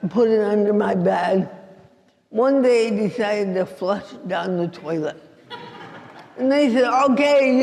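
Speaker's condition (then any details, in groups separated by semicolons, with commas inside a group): Cerebral palsy; affects walking and speech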